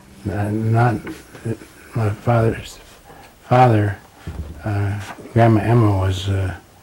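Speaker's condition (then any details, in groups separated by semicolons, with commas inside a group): Parkinson's disease; slowed down, on medication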